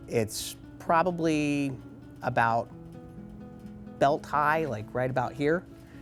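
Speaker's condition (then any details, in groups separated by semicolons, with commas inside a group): No condition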